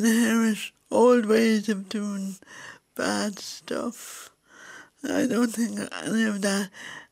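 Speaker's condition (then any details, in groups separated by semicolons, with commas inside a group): Cerebral palsy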